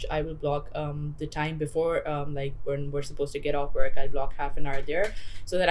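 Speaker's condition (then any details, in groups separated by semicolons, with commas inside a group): No condition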